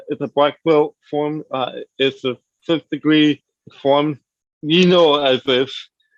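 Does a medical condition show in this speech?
Yes: cerebral palsy.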